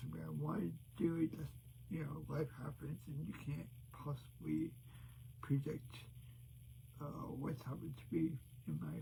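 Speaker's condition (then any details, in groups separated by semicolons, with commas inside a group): Cerebral palsy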